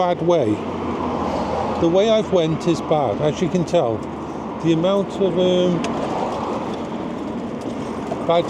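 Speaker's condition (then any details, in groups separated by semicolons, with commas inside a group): No condition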